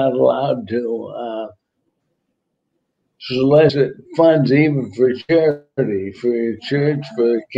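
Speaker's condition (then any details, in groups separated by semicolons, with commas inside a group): ALS; about a year since diagnosis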